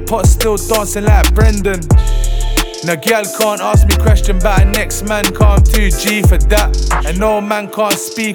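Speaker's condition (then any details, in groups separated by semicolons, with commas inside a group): No condition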